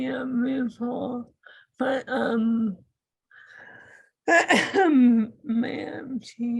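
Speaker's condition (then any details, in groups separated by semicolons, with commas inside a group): ALS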